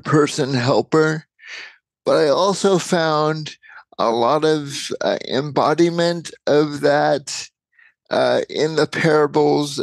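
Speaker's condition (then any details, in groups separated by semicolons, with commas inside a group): Cerebral palsy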